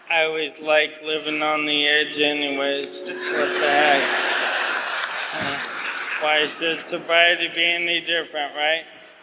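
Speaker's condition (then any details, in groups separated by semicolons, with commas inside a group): ALS; asked to talk slower, clearer, losing voice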